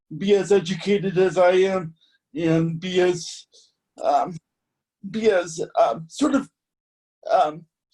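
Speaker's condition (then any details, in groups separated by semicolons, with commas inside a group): Cerebral palsy; spastic type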